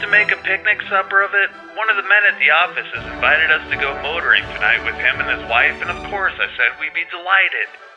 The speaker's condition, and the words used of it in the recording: No condition.